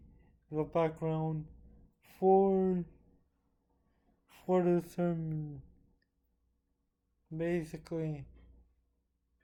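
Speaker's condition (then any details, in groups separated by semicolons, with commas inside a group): Cerebral palsy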